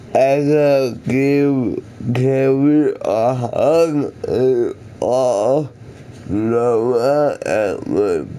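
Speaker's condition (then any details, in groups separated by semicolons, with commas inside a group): Cerebral palsy; atypical speech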